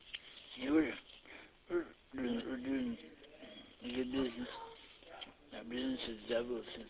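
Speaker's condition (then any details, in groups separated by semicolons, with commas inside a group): Parkinson's; Parkinson's for 35 years; frequent falls, walking with a catheter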